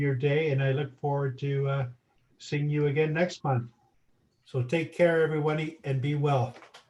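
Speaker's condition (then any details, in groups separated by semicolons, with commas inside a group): No condition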